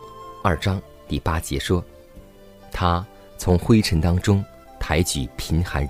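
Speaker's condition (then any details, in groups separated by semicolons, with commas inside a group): No condition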